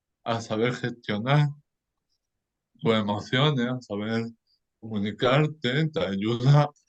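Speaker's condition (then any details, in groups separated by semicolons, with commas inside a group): Cerebral palsy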